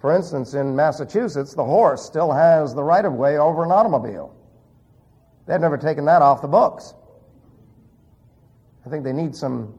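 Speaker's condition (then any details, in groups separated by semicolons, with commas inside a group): No condition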